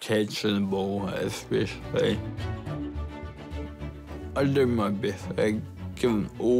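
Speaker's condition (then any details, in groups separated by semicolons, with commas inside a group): Friedreich's ataxia; speech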